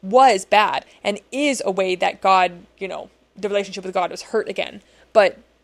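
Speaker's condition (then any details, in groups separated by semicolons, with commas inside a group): No condition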